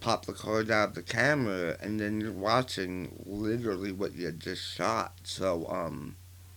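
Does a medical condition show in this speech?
Yes: partial glossectomy for tongue cancer, partial, 40% of right tongue.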